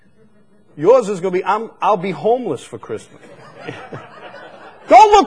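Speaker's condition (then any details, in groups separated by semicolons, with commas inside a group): No condition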